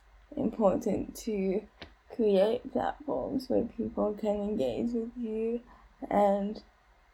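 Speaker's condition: Cerebral palsy; age 29

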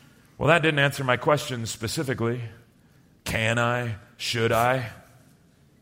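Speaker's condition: No condition

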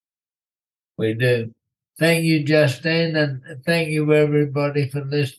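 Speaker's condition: Primary lateral sclerosis; very slowly progressing, initially misdiagnosed as multiple sclerosis, uses walking frame; voice and throat affected, short one or two word replies, voice needs rest and saving

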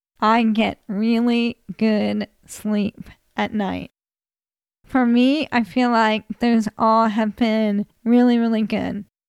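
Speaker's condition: ALS; still able to swallow and eat without choking

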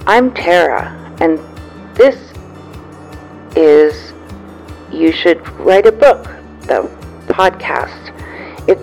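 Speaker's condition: Aphasia after stroke; aphasia caused by stroke; in speech therapy, several therapists; words clear in mind but jumbled when speaking, language problems, conversation and turn-taking difficult

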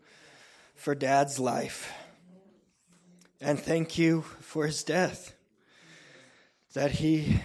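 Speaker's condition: No condition

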